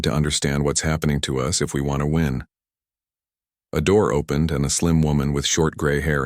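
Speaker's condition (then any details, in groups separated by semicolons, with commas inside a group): No condition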